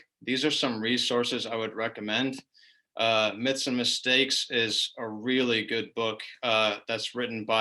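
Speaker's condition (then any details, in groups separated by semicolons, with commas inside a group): No condition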